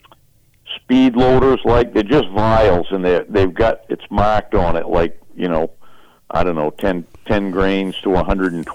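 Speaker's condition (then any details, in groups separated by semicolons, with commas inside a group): No condition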